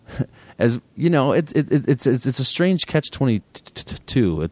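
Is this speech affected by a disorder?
Yes: stuttering; past periods of heavy struggle, now less of a barrier; tightening during blocks, struggle in technical talk, can modify stutter; here repeated sounds, repeated words.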